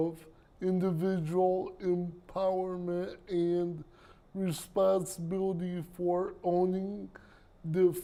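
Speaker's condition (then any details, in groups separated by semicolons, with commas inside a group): Cerebral palsy; speech impairment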